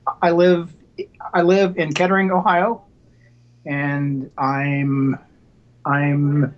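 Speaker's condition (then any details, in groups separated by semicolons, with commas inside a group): Stuttering; every syllable in grade school, wrote notes, severe through college, therapy in school and Columbus, Ohio hospital; self-described mild stutterer, mostly fluent; severe when nervous, none when drunk or very angry, less with household; repeated words, prolonged sounds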